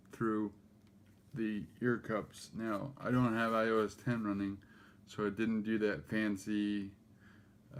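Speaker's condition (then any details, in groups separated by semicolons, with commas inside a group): Cerebral palsy; affects gait and walking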